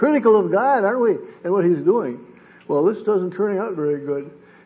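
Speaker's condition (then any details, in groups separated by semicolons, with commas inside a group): Parkinson's disease; sleep disrupted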